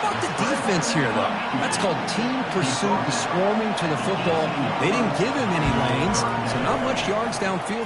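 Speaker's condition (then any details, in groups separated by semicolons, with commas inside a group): No condition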